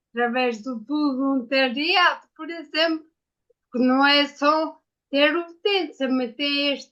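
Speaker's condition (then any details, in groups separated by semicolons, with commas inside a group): Ataxia after brain injury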